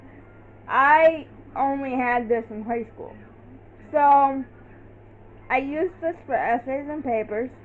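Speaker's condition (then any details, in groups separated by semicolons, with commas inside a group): Cerebral palsy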